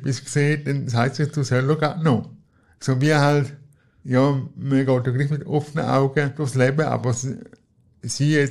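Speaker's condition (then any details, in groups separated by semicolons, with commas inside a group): Cerebral palsy; cerebral palsy present from birth, wheelchair user, crawled on knees as child, needs help in daily life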